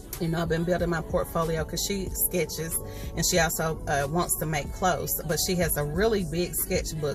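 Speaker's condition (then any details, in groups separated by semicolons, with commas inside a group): No condition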